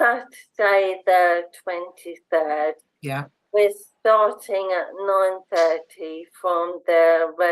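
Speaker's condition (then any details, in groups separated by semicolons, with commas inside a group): Motor neurone disease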